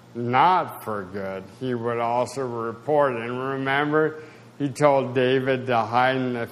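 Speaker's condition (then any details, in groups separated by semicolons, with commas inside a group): Spasticity, mild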